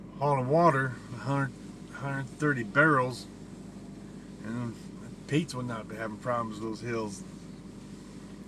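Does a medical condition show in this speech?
No.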